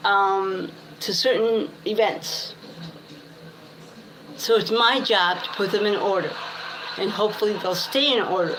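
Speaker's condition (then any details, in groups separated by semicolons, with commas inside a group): Cerebral palsy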